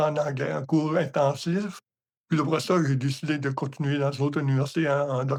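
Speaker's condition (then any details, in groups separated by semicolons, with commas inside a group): Hemiparalysis; hemiparalysis, not stroke-related; muffled speech, like hot potato in mouth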